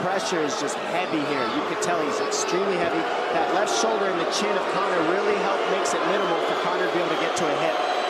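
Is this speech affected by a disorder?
No.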